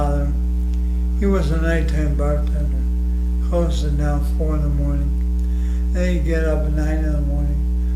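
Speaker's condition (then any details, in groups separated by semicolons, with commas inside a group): ALS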